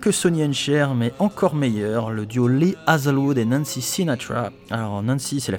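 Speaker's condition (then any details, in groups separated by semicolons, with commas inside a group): No condition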